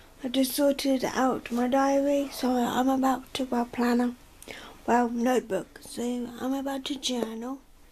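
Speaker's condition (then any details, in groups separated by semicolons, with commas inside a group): Cerebral palsy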